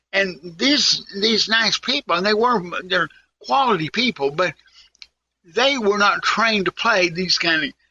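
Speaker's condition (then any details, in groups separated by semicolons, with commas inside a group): Cerebral palsy; can still talk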